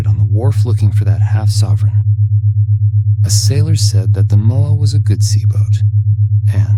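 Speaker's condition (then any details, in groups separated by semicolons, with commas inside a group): No condition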